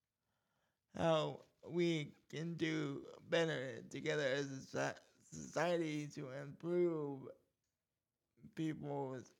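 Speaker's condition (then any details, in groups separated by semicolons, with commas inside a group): Cerebral palsy; cerebral palsy causing speech problem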